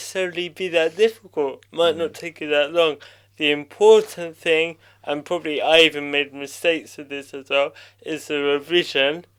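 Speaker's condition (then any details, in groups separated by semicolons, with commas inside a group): Cerebral palsy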